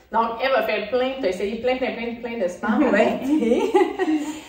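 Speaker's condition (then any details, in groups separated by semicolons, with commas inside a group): No condition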